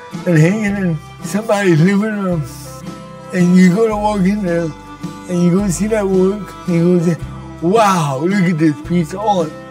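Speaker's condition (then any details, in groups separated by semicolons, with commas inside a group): Cerebral palsy; from birth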